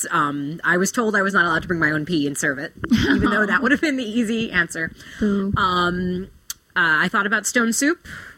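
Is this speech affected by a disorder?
No.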